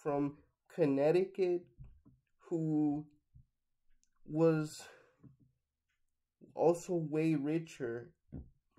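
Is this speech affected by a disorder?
Yes: cerebral palsy, mixed, mild.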